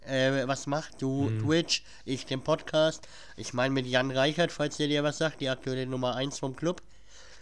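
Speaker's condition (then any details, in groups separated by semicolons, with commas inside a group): Cleft palate; has a cold at recording; cleft palate audible in speech, plus cold at recording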